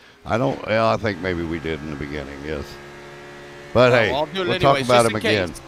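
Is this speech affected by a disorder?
No.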